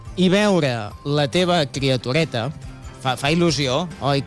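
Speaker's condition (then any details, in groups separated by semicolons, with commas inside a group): No condition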